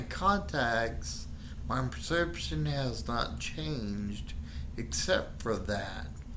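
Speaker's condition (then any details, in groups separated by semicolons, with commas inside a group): Friedreich's ataxia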